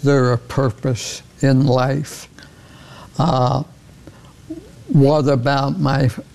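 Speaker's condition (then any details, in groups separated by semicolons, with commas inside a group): ALS; progressive ALS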